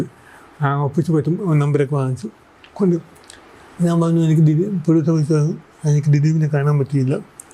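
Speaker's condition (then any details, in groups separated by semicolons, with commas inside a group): Cerebral palsy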